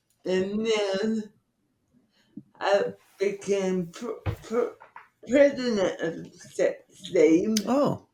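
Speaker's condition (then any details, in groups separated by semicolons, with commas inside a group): Cerebral palsy; from birth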